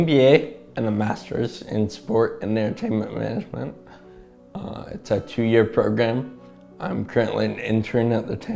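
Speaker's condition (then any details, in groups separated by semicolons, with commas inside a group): Friedreich's ataxia; progressive, loss of feeling in legs and arms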